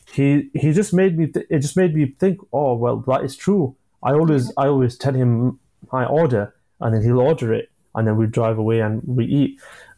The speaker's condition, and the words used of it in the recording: Stuttering. Like, I have a stammer, but I don't care.